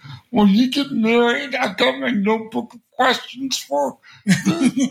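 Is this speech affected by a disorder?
Yes: cerebral palsy; congenital, since birth.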